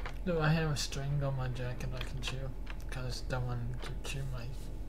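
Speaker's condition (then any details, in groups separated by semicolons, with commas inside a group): Cerebral palsy; cannot stand beyond 10 minutes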